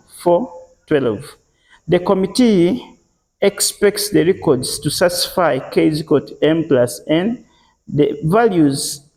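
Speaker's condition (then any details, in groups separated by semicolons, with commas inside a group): No condition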